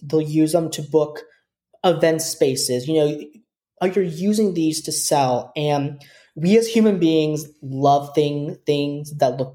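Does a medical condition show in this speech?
Yes: stuttering; developmental stutter since about age 5, persisted into adulthood, varied speech therapies and groups; here repeated words, prolonged sounds.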